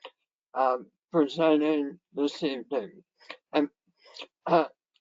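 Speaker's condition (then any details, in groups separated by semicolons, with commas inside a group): Head and neck cancer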